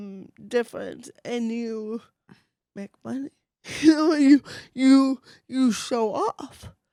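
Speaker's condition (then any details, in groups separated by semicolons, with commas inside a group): Cerebral palsy, mild; affects voice and one hand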